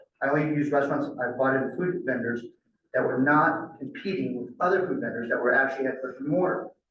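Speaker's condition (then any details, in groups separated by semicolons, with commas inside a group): No condition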